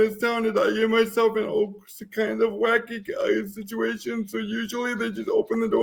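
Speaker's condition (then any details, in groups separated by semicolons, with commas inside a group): Cerebral palsy; voice affected by condition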